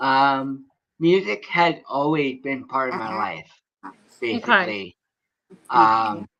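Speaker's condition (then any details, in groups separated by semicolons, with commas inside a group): Cerebral palsy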